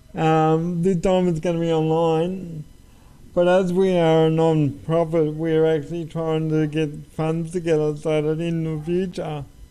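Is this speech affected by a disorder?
Yes: cerebral palsy; from birth, uses wheelchair, drummer despite condition.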